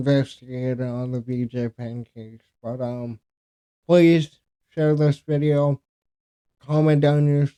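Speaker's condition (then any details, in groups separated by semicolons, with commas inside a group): Cerebral palsy; present from birth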